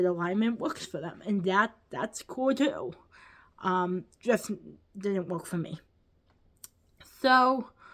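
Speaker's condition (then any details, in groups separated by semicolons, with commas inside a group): Cerebral palsy; lifelong, ankle-foot orthoses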